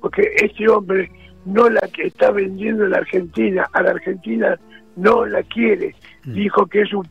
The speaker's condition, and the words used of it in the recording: Throat cancer. Sí, tuve cáncer de garganta, gracias a Dios, malito, y me cortaron las cuerdas vocales, gracias a Dios, hace un año y medio, y estoy saliendo a flote.